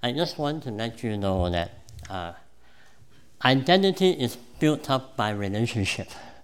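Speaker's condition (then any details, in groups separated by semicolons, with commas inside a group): Cleft palate; congenital cleft palate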